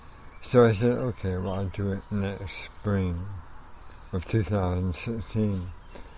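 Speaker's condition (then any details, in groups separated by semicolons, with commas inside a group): ALS; voice already affected by condition, used to be fairly soft-spoken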